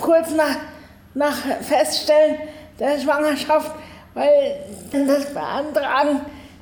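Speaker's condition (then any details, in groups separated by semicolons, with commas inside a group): Cerebral palsy; spasticity in both arms and legs, electric wheelchair, 24-hour personal assistance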